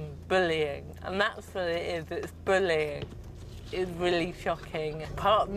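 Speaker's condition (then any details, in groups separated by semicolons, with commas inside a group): Cerebral palsy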